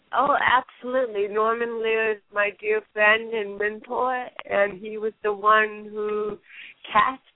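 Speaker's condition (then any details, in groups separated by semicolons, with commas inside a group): Cerebral palsy; since birth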